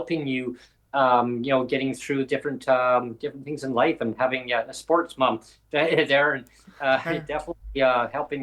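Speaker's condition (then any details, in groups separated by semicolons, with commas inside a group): No condition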